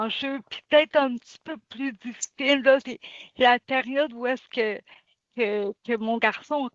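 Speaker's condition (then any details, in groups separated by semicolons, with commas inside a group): Cerebral palsy; since birth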